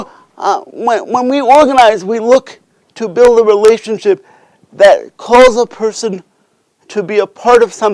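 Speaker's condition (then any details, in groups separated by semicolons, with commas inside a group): Cerebral palsy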